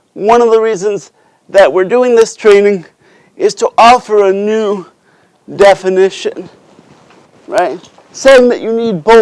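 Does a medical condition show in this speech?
Yes: cerebral palsy.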